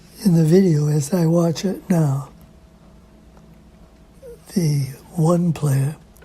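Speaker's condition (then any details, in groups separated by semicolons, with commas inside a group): Parkinson's disease; lost voice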